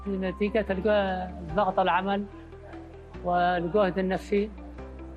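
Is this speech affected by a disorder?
Yes: Parkinson's disease; cause attributed to work pressure, heavy workload and psychological strain.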